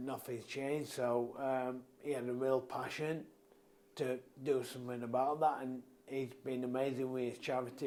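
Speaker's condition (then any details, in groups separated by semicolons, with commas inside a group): Motor neurone disease; recently diagnosed, symptoms began few months before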